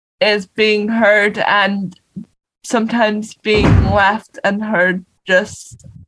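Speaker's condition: Cerebral palsy; non-progressive

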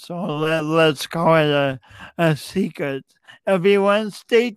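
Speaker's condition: Cerebral palsy; speech impediment, comes and goes, avoided speaking in school, finds the words cerebral palsy hard to say

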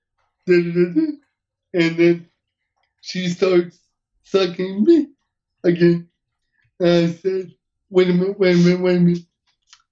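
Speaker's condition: Cerebral palsy; uses wheelchair, hearing intact

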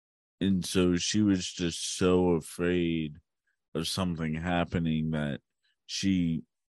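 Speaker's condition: Cerebral palsy; since birth

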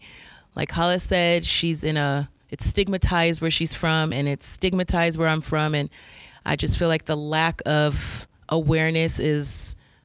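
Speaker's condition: No condition

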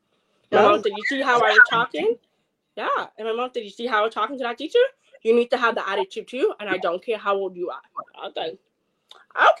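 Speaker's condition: Deafness, acquired at age four

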